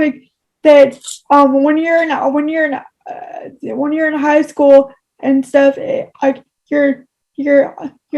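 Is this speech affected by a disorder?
Yes: cerebral palsy.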